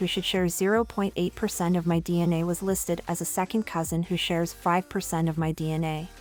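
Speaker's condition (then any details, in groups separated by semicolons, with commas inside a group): No condition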